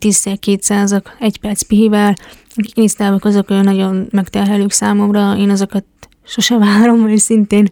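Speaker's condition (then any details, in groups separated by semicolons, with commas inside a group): Hearing impairment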